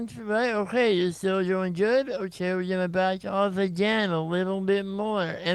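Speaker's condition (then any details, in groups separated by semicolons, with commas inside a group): Congenital muscular dystrophy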